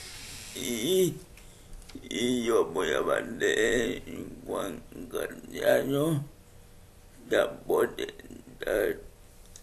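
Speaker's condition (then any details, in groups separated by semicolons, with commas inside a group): Cerebral palsy; speech affected by condition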